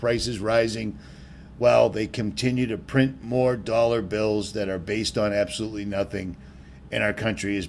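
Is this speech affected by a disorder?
No.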